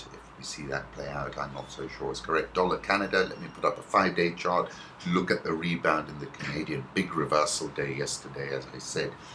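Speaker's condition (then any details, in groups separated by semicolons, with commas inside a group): No condition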